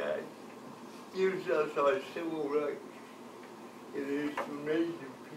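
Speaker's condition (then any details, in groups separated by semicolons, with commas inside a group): Cerebral palsy; from birth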